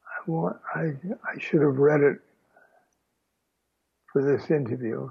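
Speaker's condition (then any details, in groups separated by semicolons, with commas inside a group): Aphasia after stroke; speech lost then regained, talking again publicly after stroke; halting speech during recording; halting speech with pauses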